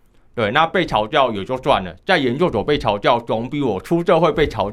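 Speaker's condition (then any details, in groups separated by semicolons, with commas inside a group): Hearing impairment, high-frequency hearing loss; mild, high pitches barely heard, misses teammates' calls without assistive device, uses hand signals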